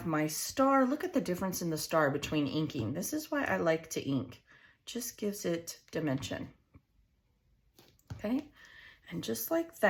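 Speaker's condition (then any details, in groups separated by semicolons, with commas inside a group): No condition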